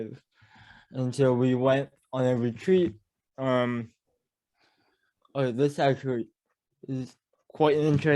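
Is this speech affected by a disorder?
Yes: cerebral palsy; mild speech impediment.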